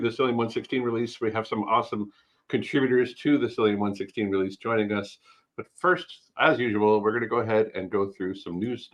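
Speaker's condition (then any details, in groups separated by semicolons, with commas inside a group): No condition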